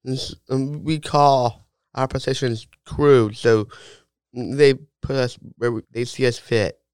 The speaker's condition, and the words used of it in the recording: Down syndrome. I love talking to crowds, large and small, and and on stage.